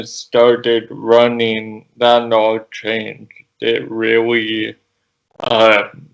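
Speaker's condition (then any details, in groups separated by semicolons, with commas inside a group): Cerebral palsy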